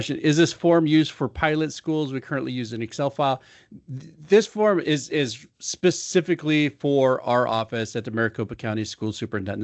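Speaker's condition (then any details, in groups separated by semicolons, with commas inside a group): No condition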